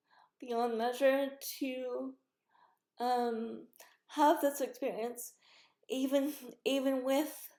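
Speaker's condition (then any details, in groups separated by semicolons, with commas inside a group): Cerebral palsy; stroke at birth, premature, spasticity, fine motor and transfer difficulty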